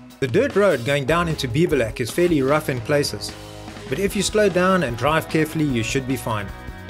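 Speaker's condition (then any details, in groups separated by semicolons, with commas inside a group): No condition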